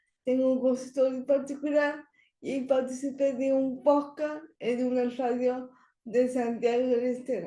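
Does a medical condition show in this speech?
Yes: cerebral palsy; speech not very good.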